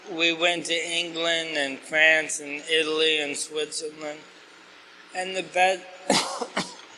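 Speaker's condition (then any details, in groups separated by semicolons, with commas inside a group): ALS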